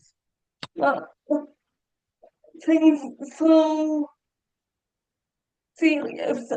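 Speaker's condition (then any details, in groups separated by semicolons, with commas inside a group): Cerebral palsy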